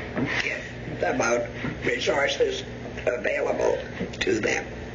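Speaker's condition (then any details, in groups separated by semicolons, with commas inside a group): Laryngectomy; lost natural voice, uses alternative speaking method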